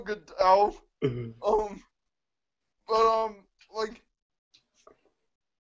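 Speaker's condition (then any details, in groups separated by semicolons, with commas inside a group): Cerebral palsy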